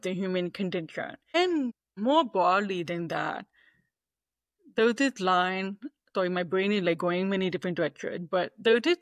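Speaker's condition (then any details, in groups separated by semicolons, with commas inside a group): Deafness, 98% hearing loss; communicates primarily through oral speech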